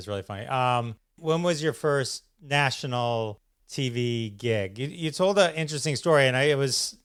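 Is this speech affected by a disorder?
No.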